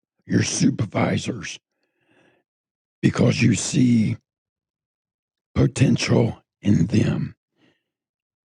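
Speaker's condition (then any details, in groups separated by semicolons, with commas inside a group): Throat cancer; tracheostomy tube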